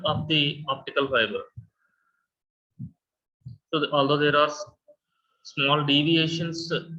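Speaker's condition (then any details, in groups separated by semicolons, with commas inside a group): No condition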